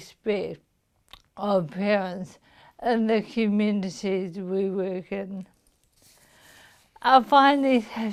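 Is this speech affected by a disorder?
Yes: motor neuron disease.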